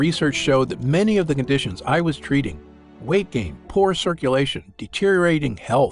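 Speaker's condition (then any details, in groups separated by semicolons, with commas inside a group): No condition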